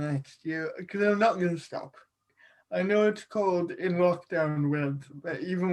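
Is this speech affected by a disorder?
Yes: cerebral palsy.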